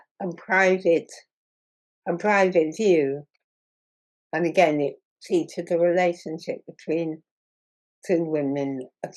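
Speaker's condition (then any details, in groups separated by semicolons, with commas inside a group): Muscular dystrophy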